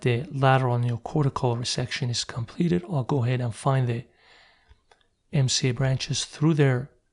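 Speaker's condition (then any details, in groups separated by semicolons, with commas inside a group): No condition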